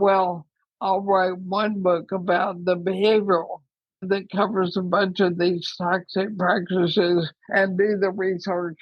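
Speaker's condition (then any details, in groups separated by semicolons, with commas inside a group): ALS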